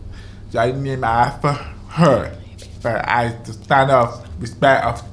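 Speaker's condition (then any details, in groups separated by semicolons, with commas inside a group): Deafness, deaf in one ear from birth, other ear from age 18; born deaf in one ear; relies on lip reading, difficulty following very fast or very slow speech; has speech, had speech therapy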